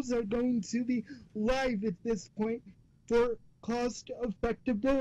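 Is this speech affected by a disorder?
Yes: cerebral palsy.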